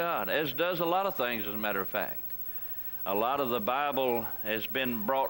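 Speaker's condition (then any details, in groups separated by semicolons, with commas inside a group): No condition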